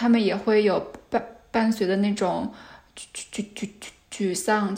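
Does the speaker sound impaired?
Yes: stuttering; noticed in high school English class on br- of British, possible unnoticed childhood stutter, then more words; frequent repetitions of initial syllables and sounds, fillers; here repeated sounds, prolonged sounds.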